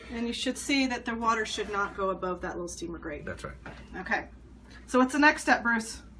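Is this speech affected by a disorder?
No.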